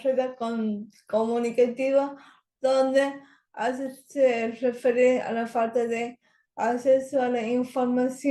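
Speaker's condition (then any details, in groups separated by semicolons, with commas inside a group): Cerebral palsy; language areas of brain affected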